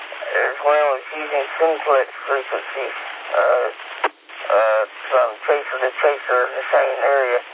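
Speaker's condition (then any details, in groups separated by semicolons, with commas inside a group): Speech impediment; several disabilities, long hard battle; some phonetic words hard to get off tongue, whiskey zulu hard, hotel alpha november easier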